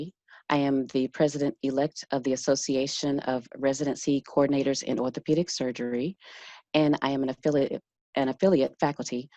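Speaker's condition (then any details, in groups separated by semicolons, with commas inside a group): No condition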